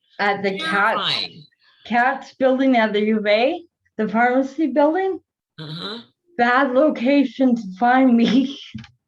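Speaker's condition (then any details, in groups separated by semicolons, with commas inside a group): Cerebral palsy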